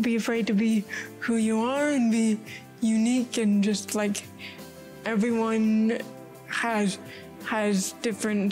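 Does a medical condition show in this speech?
Yes: cerebral palsy.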